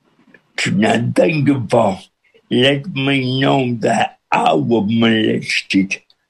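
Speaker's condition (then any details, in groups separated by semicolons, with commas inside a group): Cerebral palsy with speech impediment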